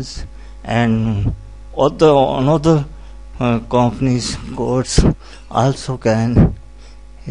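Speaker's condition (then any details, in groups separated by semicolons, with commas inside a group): Cerebral palsy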